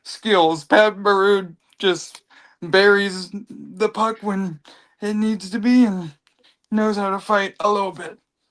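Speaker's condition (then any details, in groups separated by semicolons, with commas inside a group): Cerebral palsy; from birth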